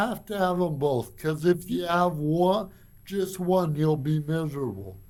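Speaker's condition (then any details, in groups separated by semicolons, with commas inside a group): Cerebral palsy; from birth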